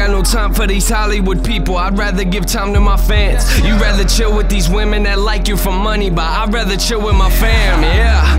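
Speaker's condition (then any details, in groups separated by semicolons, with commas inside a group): No condition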